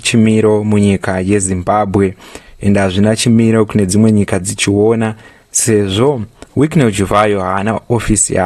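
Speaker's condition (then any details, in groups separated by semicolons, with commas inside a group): No condition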